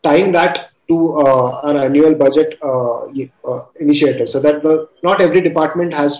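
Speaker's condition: No condition

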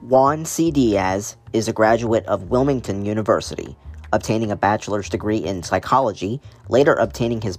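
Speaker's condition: No condition

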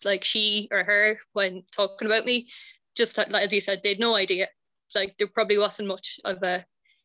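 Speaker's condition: No condition

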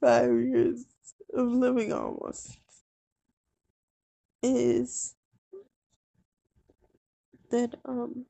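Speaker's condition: Cerebral palsy; wheelchair user

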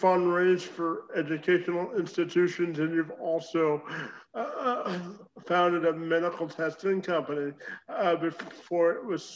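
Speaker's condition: Spastic quadriplegia cerebral palsy; too little oxygen in legs

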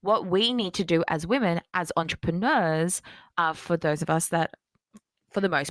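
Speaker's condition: No condition

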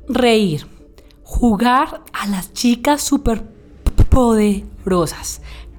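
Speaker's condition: Stuttering; since childhood, hidden in school by staying silent, emo phase as mask for frustration; speaks openly in public as a person who stutters, hosts podcast; blocks

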